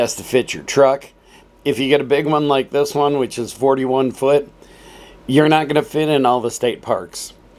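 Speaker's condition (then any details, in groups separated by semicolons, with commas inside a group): No condition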